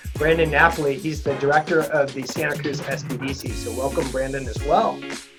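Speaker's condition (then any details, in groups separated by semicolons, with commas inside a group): No condition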